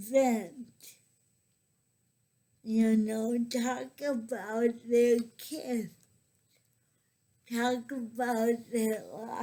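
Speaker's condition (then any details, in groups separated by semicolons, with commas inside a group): Cerebral palsy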